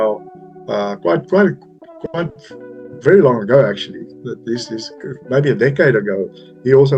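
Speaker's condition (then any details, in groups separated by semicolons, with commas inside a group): No condition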